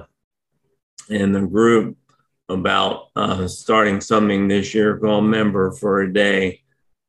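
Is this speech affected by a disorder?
Yes: ALS; power wheelchair for mobility.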